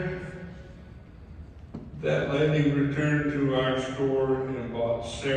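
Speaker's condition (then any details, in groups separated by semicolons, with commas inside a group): ALS; mainly right side and both legs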